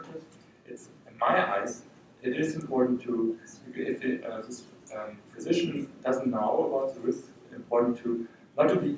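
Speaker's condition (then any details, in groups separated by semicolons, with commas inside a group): No condition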